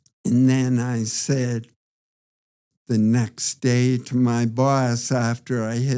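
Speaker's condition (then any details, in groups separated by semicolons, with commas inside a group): Parkinson's disease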